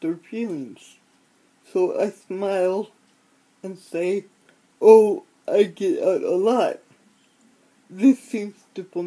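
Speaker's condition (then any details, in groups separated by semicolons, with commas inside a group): Cerebral palsy; speech improved naturally through talking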